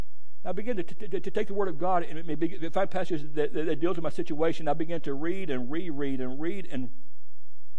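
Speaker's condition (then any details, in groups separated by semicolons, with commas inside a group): Stuttering; struggled with it for a while, adults at gadsdale said stutter barred preaching; more stuttering tonight, tired, feels an hour later after watch not set back; worse when tired, later in the day; repeated sounds, repeated words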